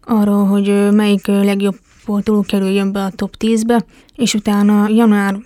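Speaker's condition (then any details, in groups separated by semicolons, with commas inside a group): Hearing impairment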